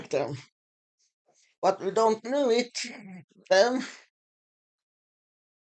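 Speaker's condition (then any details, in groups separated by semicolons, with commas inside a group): Muscular Parkinson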